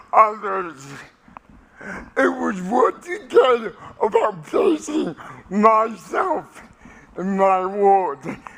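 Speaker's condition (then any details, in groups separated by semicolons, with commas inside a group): Cerebral palsy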